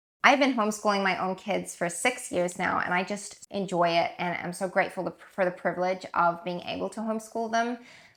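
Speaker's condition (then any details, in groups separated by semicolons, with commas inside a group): No condition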